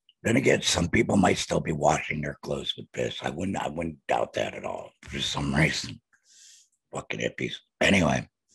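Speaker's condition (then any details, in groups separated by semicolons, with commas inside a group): Laryngectomy, voice prosthesis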